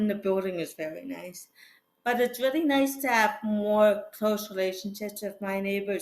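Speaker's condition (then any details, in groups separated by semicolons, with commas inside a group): Cerebral palsy; fall risk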